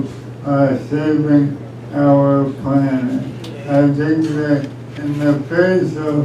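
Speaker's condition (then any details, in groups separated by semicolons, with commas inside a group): ALS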